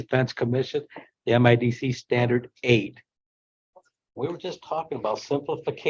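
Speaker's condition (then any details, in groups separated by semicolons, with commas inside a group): No condition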